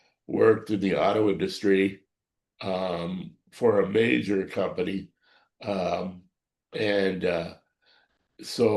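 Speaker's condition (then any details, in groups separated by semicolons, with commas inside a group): Cerebral palsy; quadriplegic, all four limbs affected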